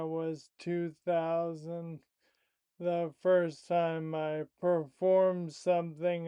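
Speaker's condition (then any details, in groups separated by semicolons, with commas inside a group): Primary lateral sclerosis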